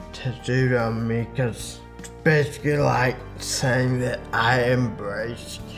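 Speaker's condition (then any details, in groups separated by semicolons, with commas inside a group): Friedreich's ataxia; inherited, progressive, poor coordination and gait; diagnosed in childhood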